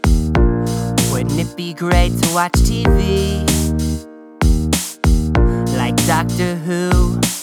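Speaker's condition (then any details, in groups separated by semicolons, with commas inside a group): No condition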